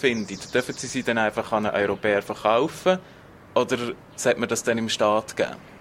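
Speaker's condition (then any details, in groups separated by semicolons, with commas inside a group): No condition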